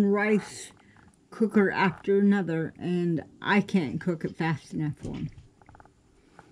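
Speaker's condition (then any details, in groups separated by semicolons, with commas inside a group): Cerebral palsy; affects standing and balance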